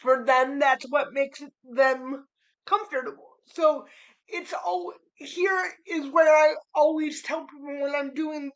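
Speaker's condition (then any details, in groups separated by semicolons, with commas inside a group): Cerebral palsy; spastic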